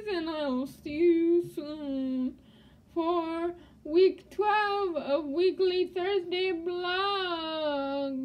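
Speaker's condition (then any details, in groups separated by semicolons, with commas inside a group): Cerebral palsy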